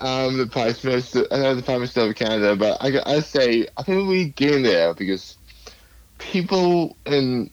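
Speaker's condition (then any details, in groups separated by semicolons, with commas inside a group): Cerebral palsy; cerebral palsy from birth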